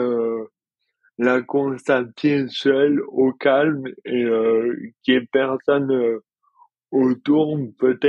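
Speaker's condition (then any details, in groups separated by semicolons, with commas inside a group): Dystonia; from birth, involuntary contractions, affects fine motor skills; bouts of heavy daytime fatigue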